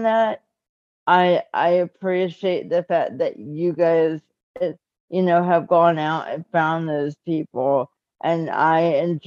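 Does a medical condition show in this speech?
Yes: cerebral palsy.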